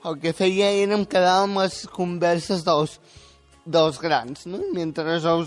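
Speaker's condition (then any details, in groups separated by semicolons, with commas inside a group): Spastic quadriplegic cerebral palsy; age 18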